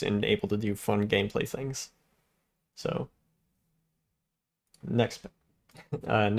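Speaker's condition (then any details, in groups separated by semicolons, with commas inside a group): No condition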